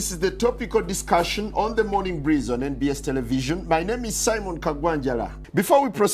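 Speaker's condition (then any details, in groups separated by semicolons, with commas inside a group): No condition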